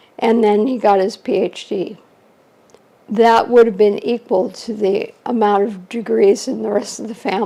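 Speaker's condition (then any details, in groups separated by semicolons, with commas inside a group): ALS; shortly after diagnosis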